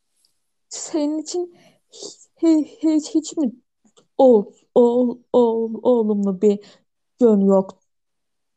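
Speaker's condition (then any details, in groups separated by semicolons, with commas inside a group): Stuttering; consulted a professor about own stuttering five years ago; stutters normally, much more at work and when anxious, very little when alone and relaxed; repeated sounds, prolonged sounds, blocks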